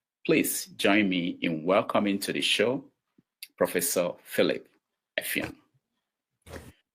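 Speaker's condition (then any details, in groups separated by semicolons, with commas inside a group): No condition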